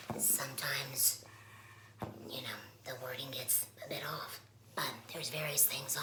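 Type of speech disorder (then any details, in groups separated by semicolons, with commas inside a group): Speech with a voice prosthesis; laryngectomy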